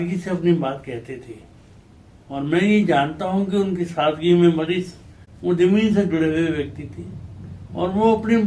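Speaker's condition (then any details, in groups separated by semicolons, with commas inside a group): Cerebral palsy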